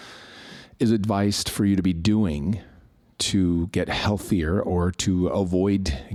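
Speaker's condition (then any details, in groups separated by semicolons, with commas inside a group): No condition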